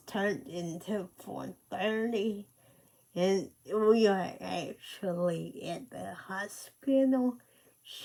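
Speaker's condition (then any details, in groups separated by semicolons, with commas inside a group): Cerebral palsy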